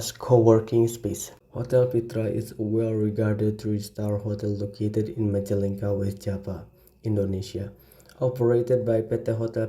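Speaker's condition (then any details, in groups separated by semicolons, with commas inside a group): No condition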